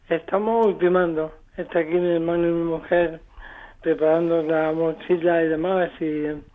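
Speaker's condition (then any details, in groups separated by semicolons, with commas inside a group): Amyotrophic lateral sclerosis; diagnosed three years ago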